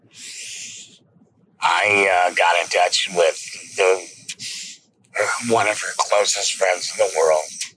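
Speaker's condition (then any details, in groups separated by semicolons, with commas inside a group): Laryngectomy; esophageal speech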